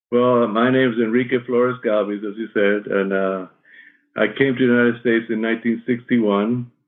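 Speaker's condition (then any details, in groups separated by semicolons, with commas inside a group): Parkinson's; shaky voice, may stumble on words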